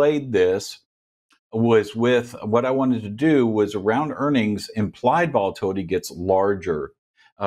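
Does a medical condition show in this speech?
No.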